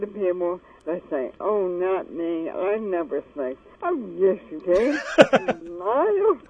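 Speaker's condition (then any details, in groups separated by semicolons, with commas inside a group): ALS; ALS diagnosed 1986, 23 years ago, given 3 to 5 years, major decline in first 3 years, wheelchair user; uses medical marijuana since 1989, Myakka Gold, describes self as disabled, on telephone with husband Bob; lost ability to cough, choked on saliva, choking resolved with cannabis, speech improved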